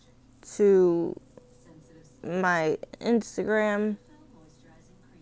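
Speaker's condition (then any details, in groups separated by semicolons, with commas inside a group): Cerebral palsy; sounds out of breath after therapy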